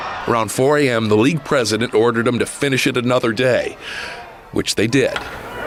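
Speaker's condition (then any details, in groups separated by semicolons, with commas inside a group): No condition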